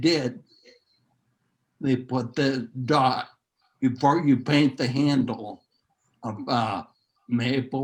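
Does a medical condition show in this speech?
Yes: neurological disease.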